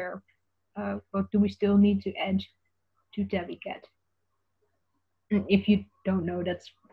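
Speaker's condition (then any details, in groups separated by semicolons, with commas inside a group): No condition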